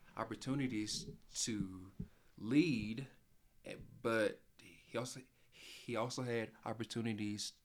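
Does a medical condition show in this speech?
Yes: stuttering; only stutterer on either mother's or father's side of family; still stutters; stutters when talking, speech problem audible, cannot be hidden when speaking; here prolonged sounds.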